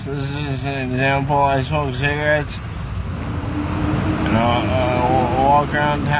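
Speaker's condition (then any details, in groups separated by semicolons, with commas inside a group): Traumatic brain injury; whole brain swollen first year; about eleven years since injury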